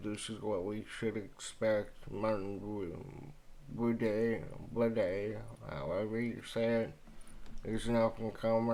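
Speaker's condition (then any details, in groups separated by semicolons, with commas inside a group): Cerebral palsy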